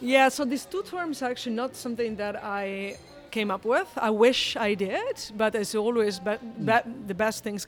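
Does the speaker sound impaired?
No.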